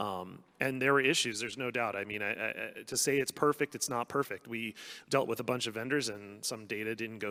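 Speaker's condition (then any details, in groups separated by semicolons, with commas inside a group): No condition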